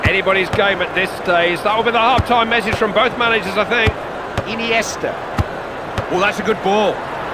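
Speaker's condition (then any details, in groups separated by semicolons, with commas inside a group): No condition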